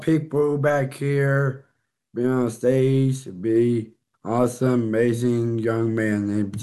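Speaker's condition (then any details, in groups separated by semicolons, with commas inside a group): Down syndrome; teen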